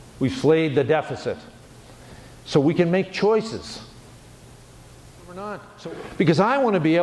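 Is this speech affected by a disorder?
No.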